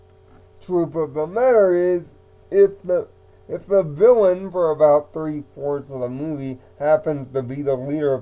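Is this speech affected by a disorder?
Yes: cerebral palsy.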